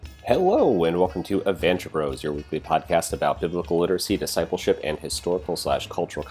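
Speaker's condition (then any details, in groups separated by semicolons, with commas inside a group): No condition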